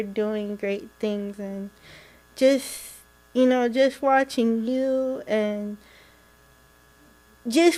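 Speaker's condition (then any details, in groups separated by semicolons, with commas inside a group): Cerebral palsy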